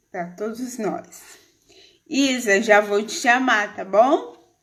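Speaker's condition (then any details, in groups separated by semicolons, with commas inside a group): Cerebral palsy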